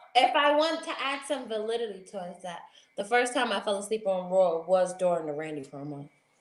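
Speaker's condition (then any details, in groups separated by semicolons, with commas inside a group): No condition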